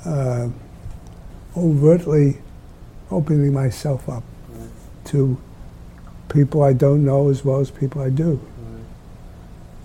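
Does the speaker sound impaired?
Yes: Lou Gehrig's disease; ALS, terminal, onset mid-70s, early tiring walking half block, two years diagnosis to death, lost walking, standing, self-care; wheelchair user, arms still move somewhat; speech difficult but still possible, able to speak until nearly the end.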